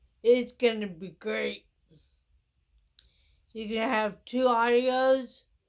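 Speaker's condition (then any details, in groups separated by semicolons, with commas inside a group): Traumatic brain injury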